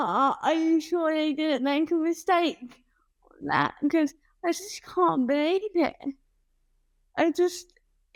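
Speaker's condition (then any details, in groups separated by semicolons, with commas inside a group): Cerebral palsy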